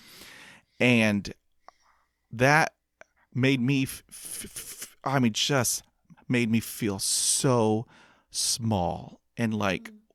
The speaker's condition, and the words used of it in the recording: Stuttering. I stutter on every letter of every alphabet.